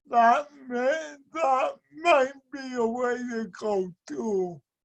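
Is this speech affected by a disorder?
Yes: speech and mobility impairment.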